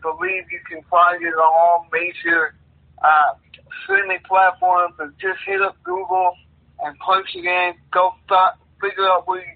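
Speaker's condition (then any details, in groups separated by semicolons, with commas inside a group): Cerebral palsy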